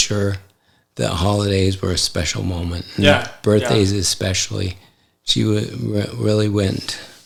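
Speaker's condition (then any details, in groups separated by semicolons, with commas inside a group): ALS; affects hand function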